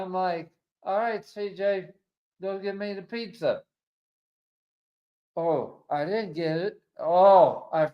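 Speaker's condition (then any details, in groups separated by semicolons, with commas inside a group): ALS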